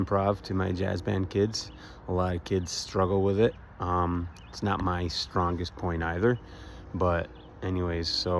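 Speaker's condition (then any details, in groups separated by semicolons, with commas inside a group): No condition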